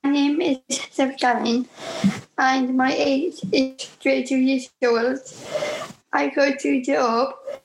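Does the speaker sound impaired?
Yes: Down syndrome; speech and language therapy growing up; attends communication groups run by speech and language therapists; communication sometimes breaks down, uses alternative ways to get message across.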